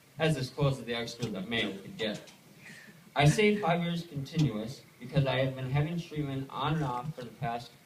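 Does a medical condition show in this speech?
No.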